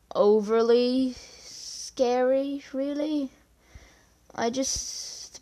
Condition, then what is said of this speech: Stuttering. And also, I have a slight stutter, I guess.